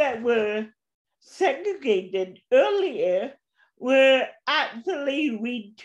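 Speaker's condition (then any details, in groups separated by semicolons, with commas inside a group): Cerebral palsy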